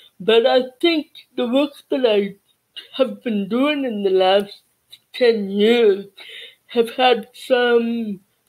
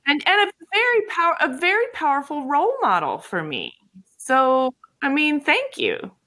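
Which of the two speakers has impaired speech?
The first: cerebral palsy; from birth; childhood speech therapy.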